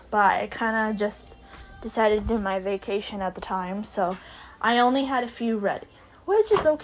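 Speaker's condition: No condition

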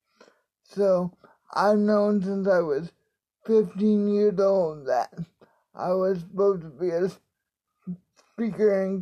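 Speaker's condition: Cerebral palsy, spastic quadriplegic; slower speech

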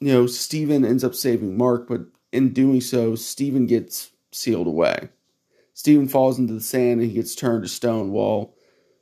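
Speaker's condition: No condition

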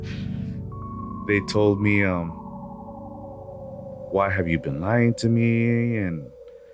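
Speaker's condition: No condition

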